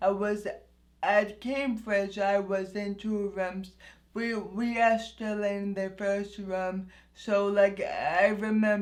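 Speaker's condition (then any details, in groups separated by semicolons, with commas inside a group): Anoxic brain injury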